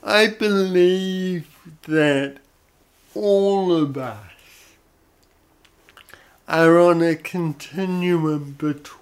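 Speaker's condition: Cerebral palsy; odd sort of voice

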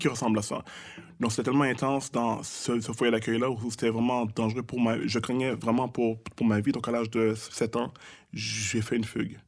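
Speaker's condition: Stuttering; childhood-onset stuttering, thought autistic as young child, spoke Creole, English and French mixed, fluent when rapping since teens; stuttering noticeable during this interview, as he points out himself, audible repetitions; stutters in conversation, strings syllables together very fast without stopping or tripping; repeated sounds, repeated words, prolonged sounds

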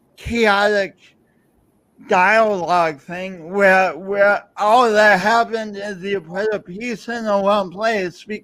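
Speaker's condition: Speech impediment; born a few weeks early

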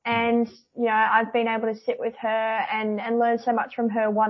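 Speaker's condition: Cleft palate; ongoing monitoring

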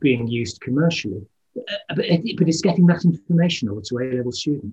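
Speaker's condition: No condition

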